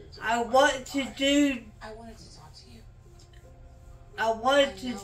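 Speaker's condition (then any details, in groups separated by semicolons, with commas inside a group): Traumatic brain injury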